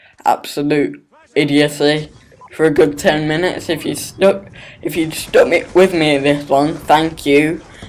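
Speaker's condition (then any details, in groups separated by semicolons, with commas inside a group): Cerebral palsy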